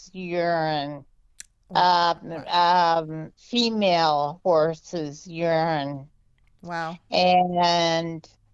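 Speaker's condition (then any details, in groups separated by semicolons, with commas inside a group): Multiple sclerosis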